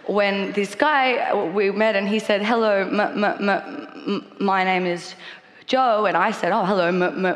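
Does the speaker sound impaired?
Yes: stutter; stutter since childhood, much therapy incl. smooth speech technique, singing as treatment when younger; age 28, still stutters, dread of public speaking, fluent only when singing; hesitates before names, proper nouns worst, avoids st combination, last-minute word substitution; here prolonged sounds, blocks.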